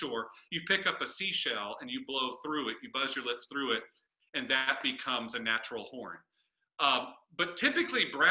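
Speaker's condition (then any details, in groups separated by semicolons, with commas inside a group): No condition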